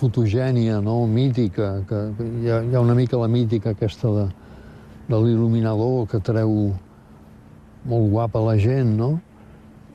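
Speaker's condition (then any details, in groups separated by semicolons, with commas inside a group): Parkinson's disease; progressive, onset about 15 years before death at 79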